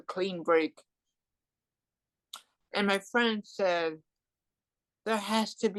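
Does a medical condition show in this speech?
Yes: cerebral palsy; from birth, hearing loss.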